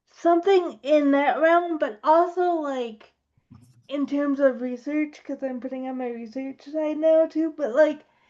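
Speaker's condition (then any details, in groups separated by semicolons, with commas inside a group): Cerebral palsy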